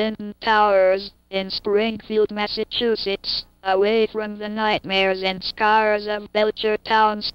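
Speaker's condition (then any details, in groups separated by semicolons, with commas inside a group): Cerebral palsy; cannot move limbs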